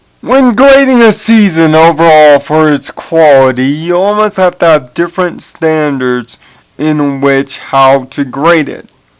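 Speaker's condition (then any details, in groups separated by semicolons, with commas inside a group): Cerebral palsy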